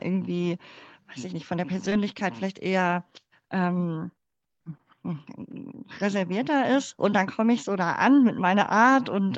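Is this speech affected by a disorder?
Yes: cleft palate; speaking in front of class and using voice for speaking never felt easy, sang a lot instead.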